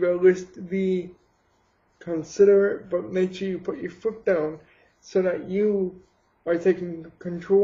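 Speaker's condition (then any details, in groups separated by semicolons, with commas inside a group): Cerebral palsy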